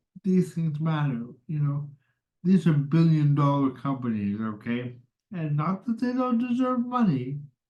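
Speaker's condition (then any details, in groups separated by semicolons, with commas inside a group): Cerebral palsy; reliable voice, uses voice control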